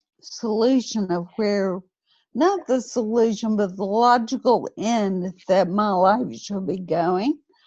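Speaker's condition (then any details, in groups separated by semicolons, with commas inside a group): Friedreich's ataxia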